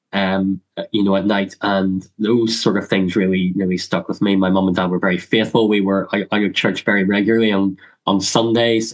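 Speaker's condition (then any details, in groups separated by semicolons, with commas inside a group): Cleft lip and palate; congenital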